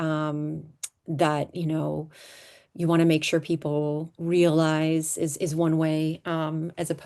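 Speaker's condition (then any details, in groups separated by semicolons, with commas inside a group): No condition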